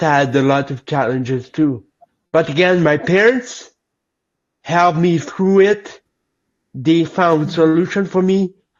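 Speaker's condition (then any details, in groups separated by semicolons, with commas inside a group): Cerebral palsy; lifelong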